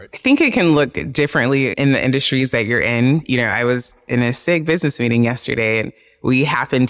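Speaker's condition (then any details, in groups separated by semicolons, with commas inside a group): No condition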